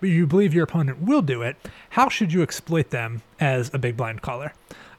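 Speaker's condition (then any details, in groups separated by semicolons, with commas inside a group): No condition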